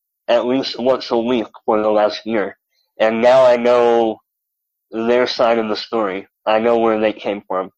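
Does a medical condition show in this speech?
Yes: cleft lip and palate; rare congenital defect like Rudy Garcia's.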